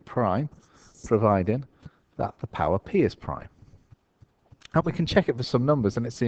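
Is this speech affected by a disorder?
No.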